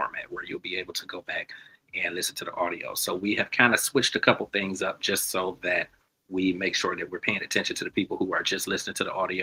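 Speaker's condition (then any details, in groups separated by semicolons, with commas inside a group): No condition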